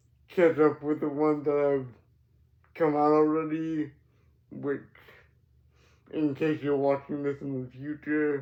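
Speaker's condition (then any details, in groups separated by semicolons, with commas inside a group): Cerebral palsy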